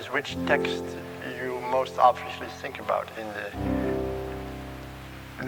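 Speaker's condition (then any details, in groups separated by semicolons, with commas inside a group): No condition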